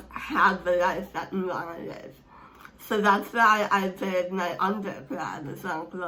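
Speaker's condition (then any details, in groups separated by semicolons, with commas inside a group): Speech impairment; hard to understand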